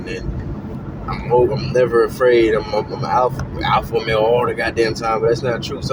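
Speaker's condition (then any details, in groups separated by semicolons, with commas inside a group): No condition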